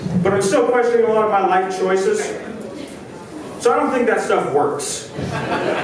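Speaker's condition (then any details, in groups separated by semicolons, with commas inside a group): No condition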